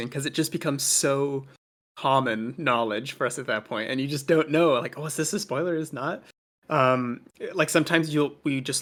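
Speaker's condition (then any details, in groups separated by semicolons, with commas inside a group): No condition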